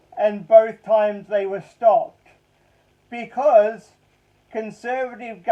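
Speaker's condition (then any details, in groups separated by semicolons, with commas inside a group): Cerebral palsy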